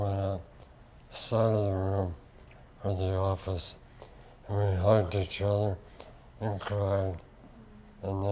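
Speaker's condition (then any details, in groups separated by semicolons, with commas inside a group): Lou Gehrig's disease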